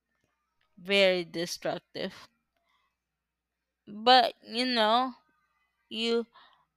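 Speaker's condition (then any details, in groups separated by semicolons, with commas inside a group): Cerebral palsy; uses power wheelchair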